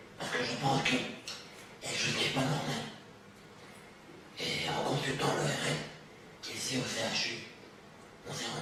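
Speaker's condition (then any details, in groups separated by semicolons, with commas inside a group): Partial laryngectomy with chep; partial laryngectomy with CHEP, most of epiglottis kept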